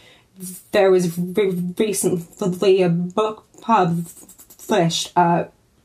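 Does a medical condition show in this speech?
Yes: stammering; stammer since childhood; stammer somewhat unpredictable, switches words to hide it less than most people who stammer; here prolonged sounds, blocks.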